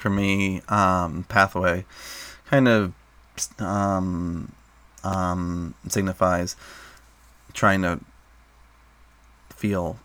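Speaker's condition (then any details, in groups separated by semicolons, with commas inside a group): Stuttering; prolonged sounds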